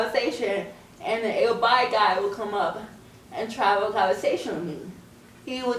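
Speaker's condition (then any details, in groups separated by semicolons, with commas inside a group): Cerebral palsy; scoliosis, spine and leg surgery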